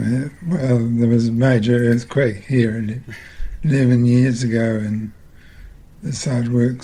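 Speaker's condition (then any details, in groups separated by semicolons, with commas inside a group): Multiple system atrophy; progressing for months, speech therapy; voice declining fast, voice banked, suspected vocal cord paralysis affecting breathing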